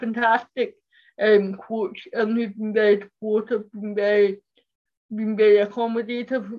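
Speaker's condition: Cerebral palsy; speech impairment

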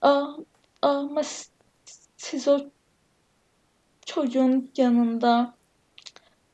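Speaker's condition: Stuttering; other stutterers in family, attends stuttering self-help groups; frequent part-word and syllable repetitions, fillers, heavy stuttering; repeated sounds

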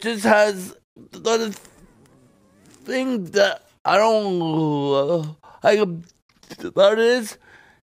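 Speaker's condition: Stuttering; uses stutter in stand-up, studies Anthony Jeselnik repeating phrases twice for emphasis; blocks

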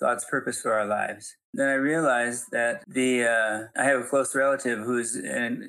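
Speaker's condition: Parkinson's; still teaching and speaking publicly

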